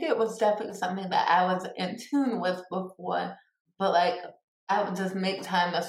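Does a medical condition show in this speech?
Yes: cerebral palsy; speech impediment, people sometimes ask about it.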